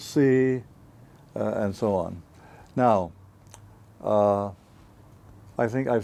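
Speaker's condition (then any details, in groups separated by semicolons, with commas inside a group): No condition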